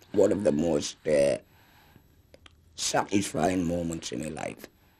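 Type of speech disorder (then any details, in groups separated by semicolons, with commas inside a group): Oesophageal speech; laryngectomy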